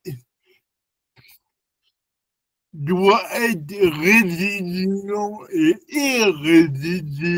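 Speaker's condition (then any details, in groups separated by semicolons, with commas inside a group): Cerebral palsy; lifelong, non-progressive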